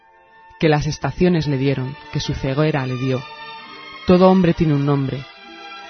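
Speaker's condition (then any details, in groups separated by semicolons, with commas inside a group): No condition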